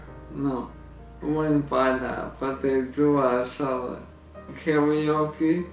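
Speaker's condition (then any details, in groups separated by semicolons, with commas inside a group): ALS; onset in finger, slightly bent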